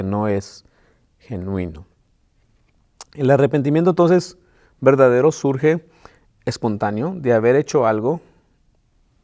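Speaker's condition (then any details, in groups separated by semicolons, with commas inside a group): No condition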